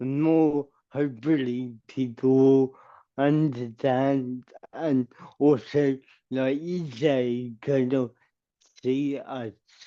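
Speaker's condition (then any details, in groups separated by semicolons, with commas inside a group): Cerebral palsy; permanent wheelchair user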